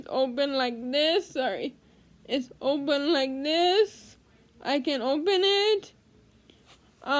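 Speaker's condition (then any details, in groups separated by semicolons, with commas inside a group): Cerebral palsy; speech therapy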